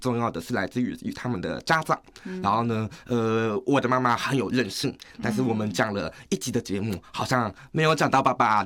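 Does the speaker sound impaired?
Yes: severe hearing loss, cochlear implant; progressive hearing loss from kindergarten, very severe by first year of high school; uses cochlear implant; very clear expression, no sense of communication disorder per host.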